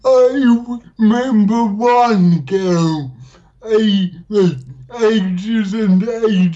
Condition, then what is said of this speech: Dysarthria. And it sounds like you have a little bit of a speech accent thing going on?